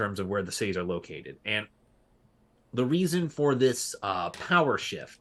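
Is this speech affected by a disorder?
No.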